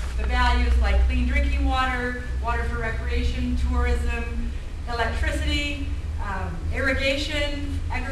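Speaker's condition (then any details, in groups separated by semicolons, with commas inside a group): No condition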